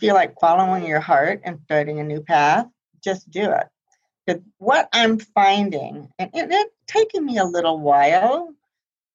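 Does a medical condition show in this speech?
Yes: profound hearing loss, congenital, high-frequency; hearing aids tried repeatedly but never worked well enough.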